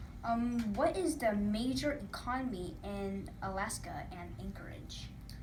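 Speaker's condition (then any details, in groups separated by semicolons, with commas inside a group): No condition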